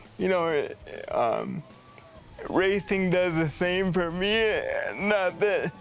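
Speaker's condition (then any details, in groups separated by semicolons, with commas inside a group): Cerebral palsy; from birth, premature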